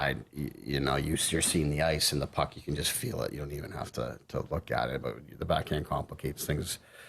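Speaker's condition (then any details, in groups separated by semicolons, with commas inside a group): No condition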